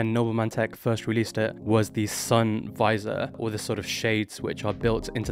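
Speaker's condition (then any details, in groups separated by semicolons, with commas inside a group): No condition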